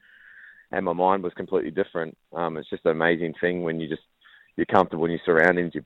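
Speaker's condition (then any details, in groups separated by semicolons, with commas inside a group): No condition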